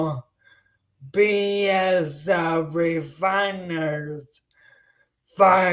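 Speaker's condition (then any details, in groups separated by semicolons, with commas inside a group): Spinocerebellar ataxia; progressive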